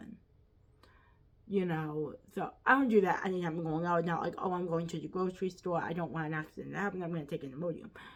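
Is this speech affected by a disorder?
Yes: quadriplegic cerebral palsy.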